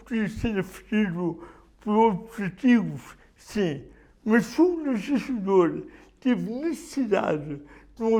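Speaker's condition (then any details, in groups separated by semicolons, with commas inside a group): Cerebral palsy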